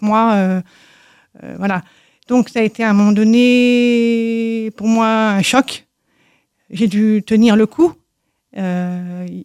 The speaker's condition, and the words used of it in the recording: Deafness. Oui. On ne peut pas savoir si vous ne nous le dites pas que, vous êtes sourde.